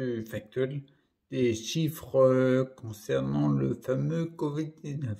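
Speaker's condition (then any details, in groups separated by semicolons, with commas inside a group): Primary progressive multiple sclerosis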